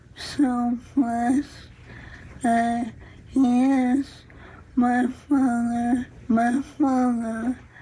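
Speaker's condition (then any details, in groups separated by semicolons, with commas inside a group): ALS; fasciculations, severe muscle cramps; still able to speak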